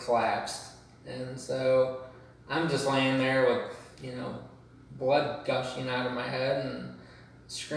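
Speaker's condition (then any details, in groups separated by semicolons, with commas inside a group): Cerebral palsy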